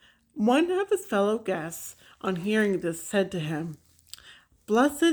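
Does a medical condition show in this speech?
No.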